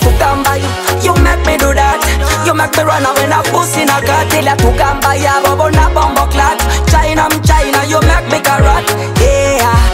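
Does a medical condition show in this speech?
No.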